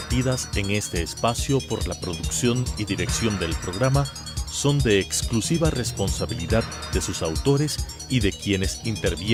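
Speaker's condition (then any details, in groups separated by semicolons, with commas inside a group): No condition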